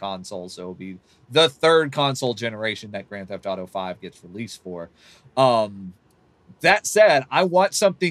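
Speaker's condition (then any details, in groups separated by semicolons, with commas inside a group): No condition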